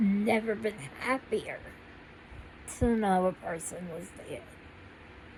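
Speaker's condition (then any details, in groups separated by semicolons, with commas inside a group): Cerebral palsy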